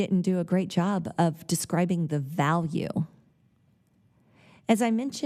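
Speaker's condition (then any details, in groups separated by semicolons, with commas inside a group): No condition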